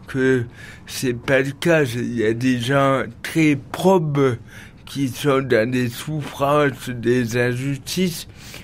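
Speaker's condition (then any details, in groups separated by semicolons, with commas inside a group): Cerebral palsy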